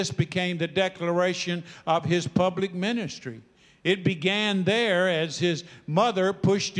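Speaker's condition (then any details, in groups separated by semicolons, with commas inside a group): No condition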